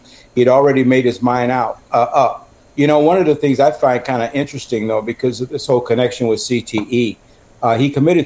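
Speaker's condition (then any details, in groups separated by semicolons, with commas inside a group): No condition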